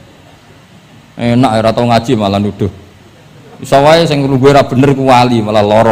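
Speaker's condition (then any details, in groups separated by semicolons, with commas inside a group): No condition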